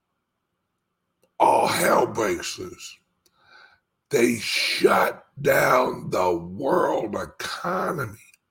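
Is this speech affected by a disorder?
Yes: speech impediment; says barely able to talk, raspy voice, calls self horrible singer.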